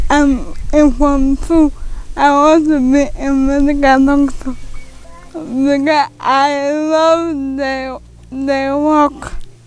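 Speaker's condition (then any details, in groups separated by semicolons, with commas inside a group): Cerebral palsy; cannot talk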